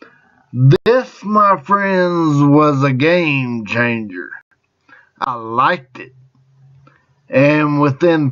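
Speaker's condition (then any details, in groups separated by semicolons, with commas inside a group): Traumatic brain injury; car crash, jaw shattered, multiple surgeries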